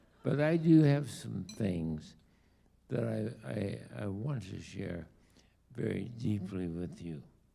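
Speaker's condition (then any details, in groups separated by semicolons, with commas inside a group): ALS; diagnosed about two years ago, late onset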